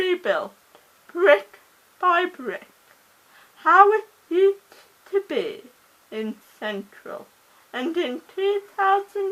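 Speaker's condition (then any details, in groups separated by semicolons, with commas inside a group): Cerebral palsy; oxygen starvation at birth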